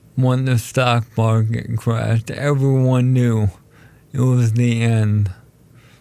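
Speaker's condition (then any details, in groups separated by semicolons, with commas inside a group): ALS; diagnosed almost 4 years ago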